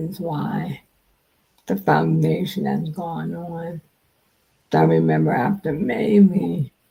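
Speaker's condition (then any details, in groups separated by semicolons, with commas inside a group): Multiple sclerosis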